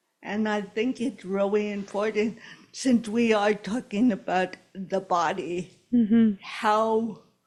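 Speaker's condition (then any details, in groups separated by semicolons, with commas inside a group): Cerebral palsy; since birth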